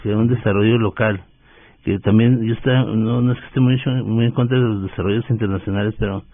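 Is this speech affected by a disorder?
Yes: Parkinson's disease; under neurologist care, seen last week.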